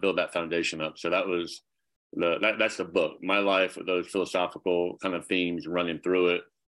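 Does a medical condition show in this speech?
Yes: cleft palate; congenital, severe.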